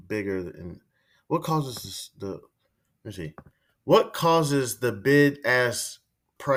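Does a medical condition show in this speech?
No.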